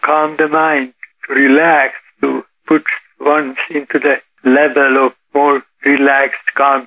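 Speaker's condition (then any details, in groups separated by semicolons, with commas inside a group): Parkinson's disease; daily yoga practice and 3-mile walks credited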